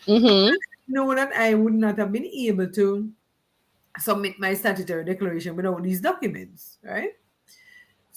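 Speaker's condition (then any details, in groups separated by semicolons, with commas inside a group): No condition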